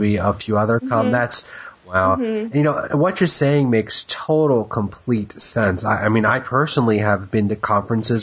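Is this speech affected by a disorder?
No.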